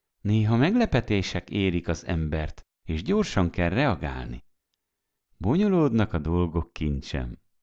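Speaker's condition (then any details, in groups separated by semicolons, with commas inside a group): No condition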